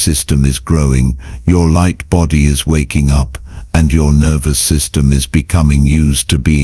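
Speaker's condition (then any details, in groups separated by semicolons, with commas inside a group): No condition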